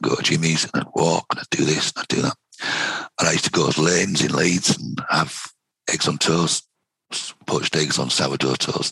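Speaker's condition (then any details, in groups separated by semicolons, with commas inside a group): Vocal cord cancer, head and neck cancer, right vocal cord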